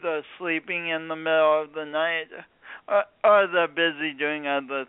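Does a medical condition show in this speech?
Yes: speech impediment from birth injury; born a few weeks early, oxygen loss on way to emergency room, coordination differences, since birth; distinctive voice, noted as not a Midwestern accent.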